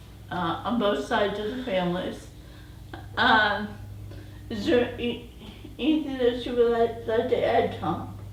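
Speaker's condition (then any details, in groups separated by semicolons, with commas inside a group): Cerebral palsy; present from birth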